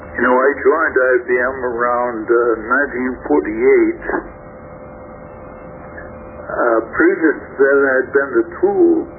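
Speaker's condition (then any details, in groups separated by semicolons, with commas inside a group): Stroke affecting throat muscles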